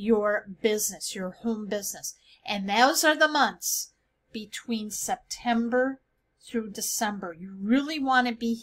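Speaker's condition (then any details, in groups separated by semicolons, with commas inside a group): No condition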